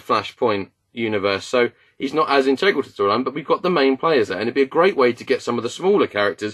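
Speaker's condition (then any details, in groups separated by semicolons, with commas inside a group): No condition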